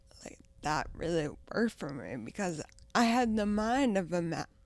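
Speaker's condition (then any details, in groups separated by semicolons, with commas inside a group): Traumatic brain injury, ataxia; speech impediment, talks differently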